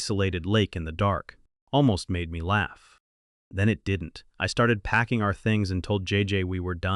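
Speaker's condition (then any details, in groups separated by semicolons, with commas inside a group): No condition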